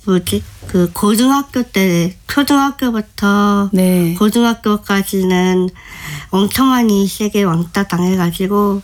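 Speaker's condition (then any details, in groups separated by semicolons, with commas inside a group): Down syndrome; body shape changes ended ballet; joint pain in every joint throughout body; speaks very well, communicates smoothly, disability barely noticeable, needed detailed concrete explanations from director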